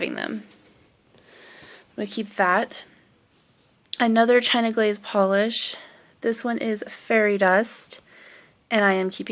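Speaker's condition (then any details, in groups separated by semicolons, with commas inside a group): No condition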